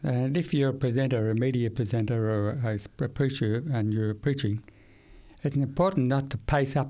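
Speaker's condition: Profound deafness; profound deafness acquired at age 8 after language acquisition, not born deaf; profound hearing loss for many years, struggles in difficult listening situations; speaks orally, language acquired before hearing loss

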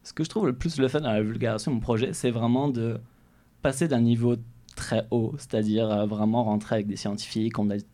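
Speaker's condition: No condition

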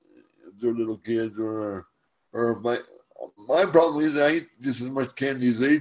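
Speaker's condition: Cerebral palsy; uses wheelchair for mobility, cannot climb stairs

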